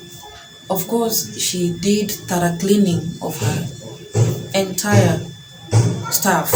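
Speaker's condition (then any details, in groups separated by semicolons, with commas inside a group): No condition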